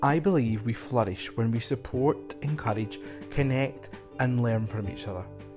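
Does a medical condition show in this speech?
No.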